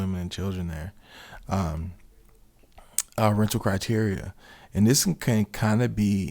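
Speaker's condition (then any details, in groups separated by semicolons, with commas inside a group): No condition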